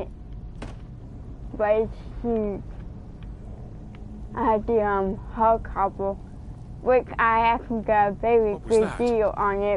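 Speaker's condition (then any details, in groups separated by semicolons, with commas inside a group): Cerebral palsy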